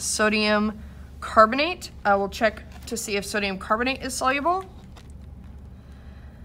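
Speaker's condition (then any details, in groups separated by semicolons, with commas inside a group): No condition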